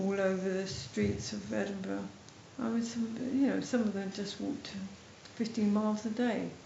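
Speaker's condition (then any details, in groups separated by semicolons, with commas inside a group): MND, mild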